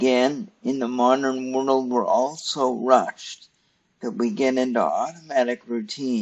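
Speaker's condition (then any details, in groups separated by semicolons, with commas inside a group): Cerebral palsy; stiff muscles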